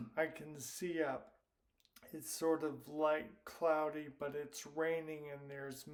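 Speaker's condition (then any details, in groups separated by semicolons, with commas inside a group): Primary lateral sclerosis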